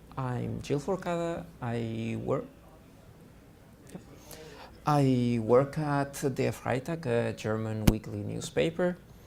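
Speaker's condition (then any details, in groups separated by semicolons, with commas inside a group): No condition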